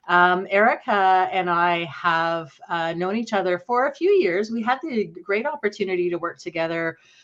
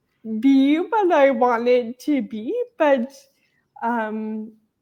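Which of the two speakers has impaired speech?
The second: traumatic brain injury; still slows things.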